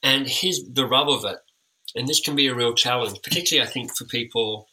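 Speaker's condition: Cleft lip and palate; orthodontic treatment

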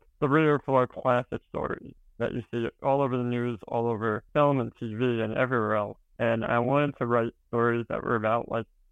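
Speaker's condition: Spinal muscular atrophy

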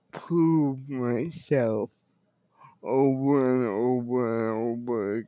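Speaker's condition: Cerebral palsy; can walk short distances with help

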